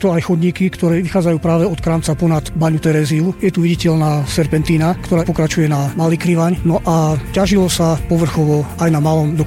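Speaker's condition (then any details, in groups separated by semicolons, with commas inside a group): No condition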